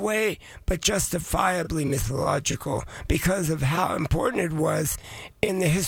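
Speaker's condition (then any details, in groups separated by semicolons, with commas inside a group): Voice changed after vocal cord surgery; voice changed since surgery, likened to Miles Davis after surgery, may sound less clear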